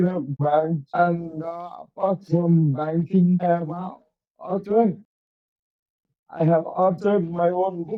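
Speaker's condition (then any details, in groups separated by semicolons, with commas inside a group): Cerebral palsy; affects coordination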